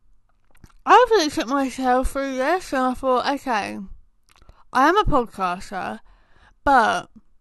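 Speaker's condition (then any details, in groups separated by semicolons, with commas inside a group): Tongue cancer; chemotherapy, no spread beyond lymph nodes, windpipe clear on x-ray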